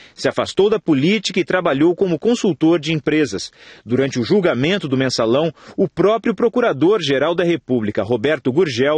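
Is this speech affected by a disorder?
No.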